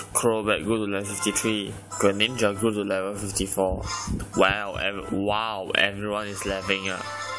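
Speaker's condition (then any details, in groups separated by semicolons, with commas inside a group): No condition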